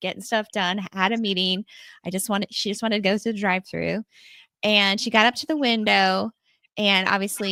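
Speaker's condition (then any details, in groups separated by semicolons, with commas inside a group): No condition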